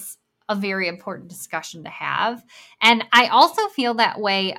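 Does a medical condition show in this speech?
Yes: bilateral cleft lip and palate; congenital.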